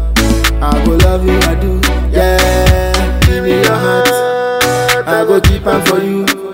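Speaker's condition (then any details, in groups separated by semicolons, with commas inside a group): No condition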